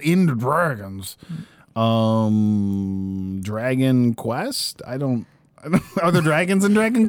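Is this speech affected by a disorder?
No.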